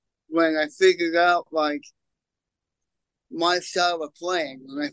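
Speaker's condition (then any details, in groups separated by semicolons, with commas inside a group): Cerebral palsy; congenital, lack of oxygen at birth, stroke-like state, left side of body, walks unassisted with limp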